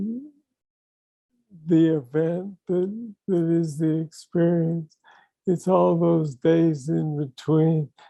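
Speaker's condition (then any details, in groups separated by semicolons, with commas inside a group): Young onset Parkinson's disease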